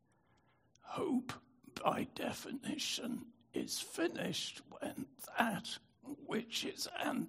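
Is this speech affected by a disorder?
Yes: spasmodic dystonia; brain disorder.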